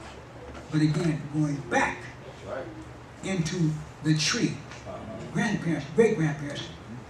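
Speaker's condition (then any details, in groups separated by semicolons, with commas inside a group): No condition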